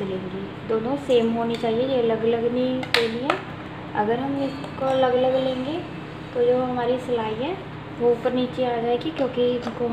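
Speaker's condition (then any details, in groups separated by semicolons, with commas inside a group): No condition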